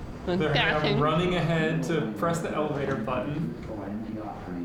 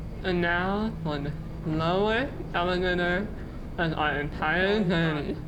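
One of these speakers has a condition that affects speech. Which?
The second: muscular dystrophy.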